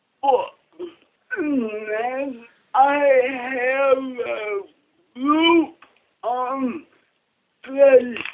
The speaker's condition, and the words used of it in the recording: Cerebral palsy. I don't mind complaining, but because of my speech, it's hard for me to go out and talk about, you know, what people can have.